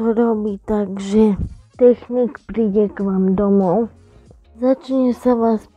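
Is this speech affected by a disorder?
Yes: cerebral palsy.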